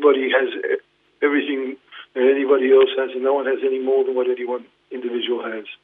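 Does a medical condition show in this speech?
Yes: Parkinson's; diagnosed 2019.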